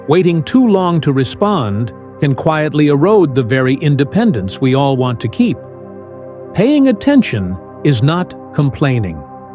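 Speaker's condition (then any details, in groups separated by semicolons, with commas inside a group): No condition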